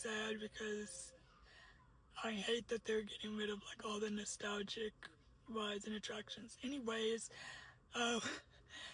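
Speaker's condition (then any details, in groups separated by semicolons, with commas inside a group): Cerebral palsy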